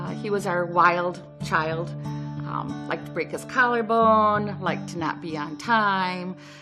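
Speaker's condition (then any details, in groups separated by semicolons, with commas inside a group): No condition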